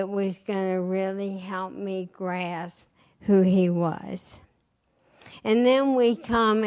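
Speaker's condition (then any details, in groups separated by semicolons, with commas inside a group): ALS; recently diagnosed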